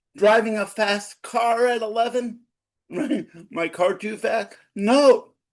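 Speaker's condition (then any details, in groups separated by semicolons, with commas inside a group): Cerebral palsy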